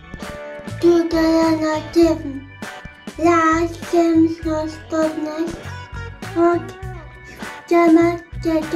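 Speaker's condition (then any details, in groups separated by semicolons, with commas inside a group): Cerebral palsy; cannot walk independently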